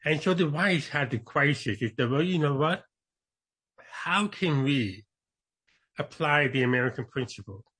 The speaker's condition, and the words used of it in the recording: Deafness. Well, I'll tell you what, you're already doing incredible because I would have not even thought of that.